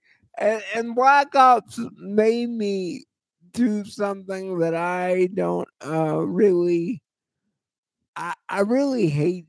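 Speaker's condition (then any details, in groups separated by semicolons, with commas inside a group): Cerebral palsy; voice always shot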